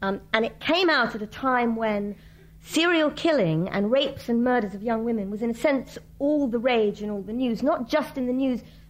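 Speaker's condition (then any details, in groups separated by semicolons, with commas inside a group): No condition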